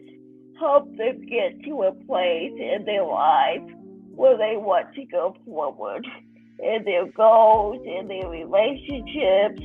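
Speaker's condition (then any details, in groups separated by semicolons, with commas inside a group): Cerebral palsy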